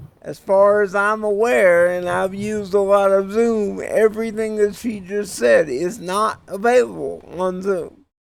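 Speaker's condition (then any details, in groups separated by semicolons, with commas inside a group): Cerebral palsy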